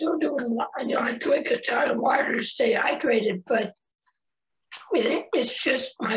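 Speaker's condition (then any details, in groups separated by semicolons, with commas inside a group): Laryngectomy; laryngectomy for head and neck cancer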